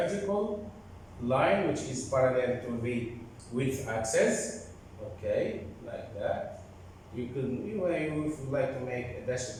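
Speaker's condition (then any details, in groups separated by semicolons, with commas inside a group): No condition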